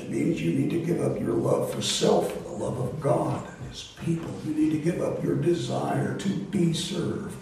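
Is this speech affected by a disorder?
Yes: voice disorder; not contagious.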